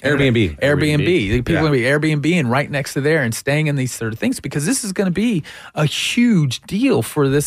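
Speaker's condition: No condition

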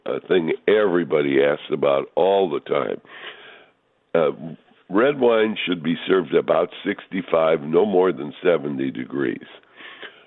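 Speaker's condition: No condition

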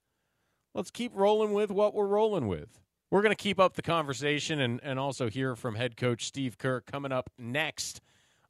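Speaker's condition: No condition

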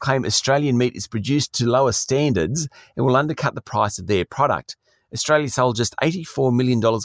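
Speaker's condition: No condition

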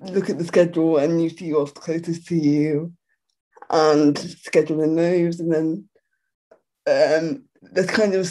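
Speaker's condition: Quadriplegic cerebral palsy; present from birth

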